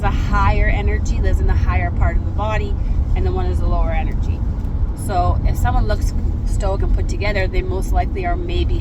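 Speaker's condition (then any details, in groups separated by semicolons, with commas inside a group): No condition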